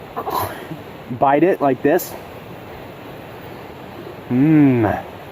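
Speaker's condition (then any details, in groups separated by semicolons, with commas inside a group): No condition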